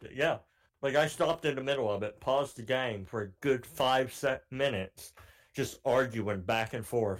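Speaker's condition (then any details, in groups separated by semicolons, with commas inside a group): Cleft palate; cleft palate since childhood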